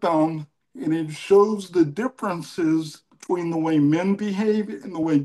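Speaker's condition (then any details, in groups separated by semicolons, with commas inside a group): Cerebral palsy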